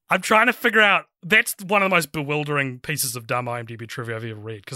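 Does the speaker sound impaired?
No.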